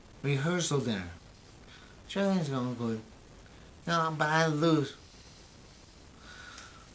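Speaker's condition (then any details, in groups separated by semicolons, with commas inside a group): Brain injury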